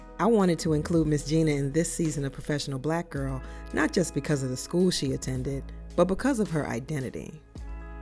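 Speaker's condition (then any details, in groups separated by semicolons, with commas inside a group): No condition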